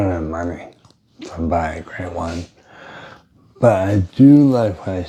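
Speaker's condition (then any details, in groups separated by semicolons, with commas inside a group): Brain injury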